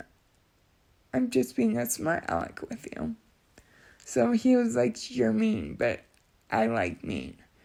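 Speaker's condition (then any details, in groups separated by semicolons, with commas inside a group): Cerebral palsy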